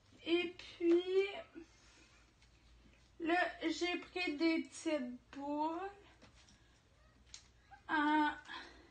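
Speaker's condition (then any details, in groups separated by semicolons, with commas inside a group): Ataxia; degenerative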